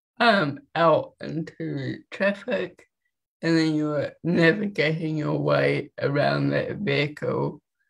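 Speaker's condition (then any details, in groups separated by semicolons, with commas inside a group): Cerebral palsy; walks, no wheelchair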